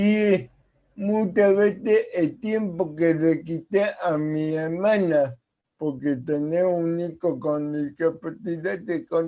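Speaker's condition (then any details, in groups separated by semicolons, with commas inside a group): Cerebral palsy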